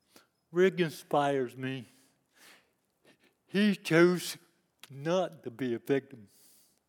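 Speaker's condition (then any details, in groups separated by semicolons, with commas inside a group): Cerebral palsy; lifelong disability since youth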